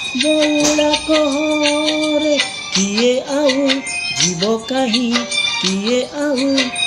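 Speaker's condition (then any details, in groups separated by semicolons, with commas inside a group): No condition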